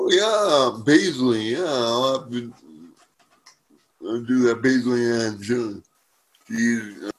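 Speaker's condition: Cerebral palsy; uses wheelchair for mobility

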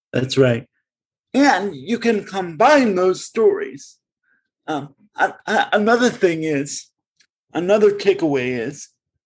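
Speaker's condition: Cerebral palsy; since birth

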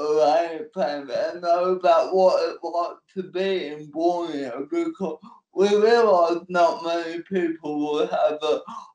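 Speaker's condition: Cerebral palsy; cerebral palsy since birth, physical disability only, manual wheelchair, support worker takes notes and types for him; NDIS support worker for transport, getting on and off stage, personal care

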